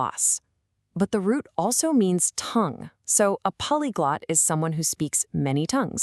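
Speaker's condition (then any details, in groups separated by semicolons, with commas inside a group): No condition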